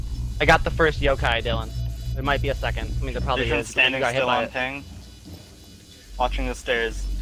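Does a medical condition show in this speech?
No.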